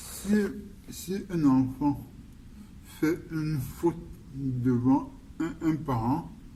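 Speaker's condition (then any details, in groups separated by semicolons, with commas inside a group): Cerebral palsy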